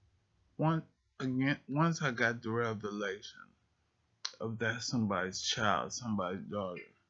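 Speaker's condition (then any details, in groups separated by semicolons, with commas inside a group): Multiple sclerosis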